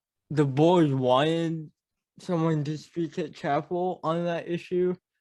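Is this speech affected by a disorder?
Yes: cerebral palsy; mild speech impediment.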